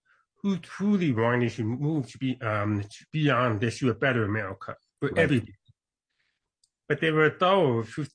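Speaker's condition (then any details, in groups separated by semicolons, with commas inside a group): Deafness, congenital; deaf accent, tries to speak as clearly as possible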